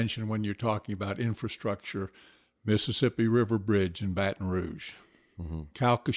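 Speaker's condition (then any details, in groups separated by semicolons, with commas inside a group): No condition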